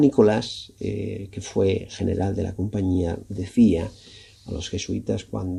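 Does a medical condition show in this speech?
No.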